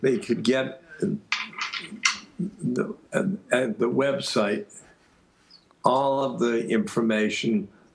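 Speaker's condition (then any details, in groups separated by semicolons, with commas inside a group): Aphasia; speech stops, and things like that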